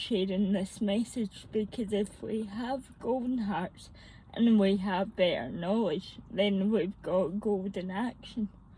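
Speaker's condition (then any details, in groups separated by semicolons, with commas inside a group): Mixed cerebral palsy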